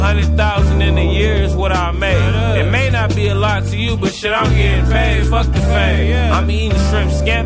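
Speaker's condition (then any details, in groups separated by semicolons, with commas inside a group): No condition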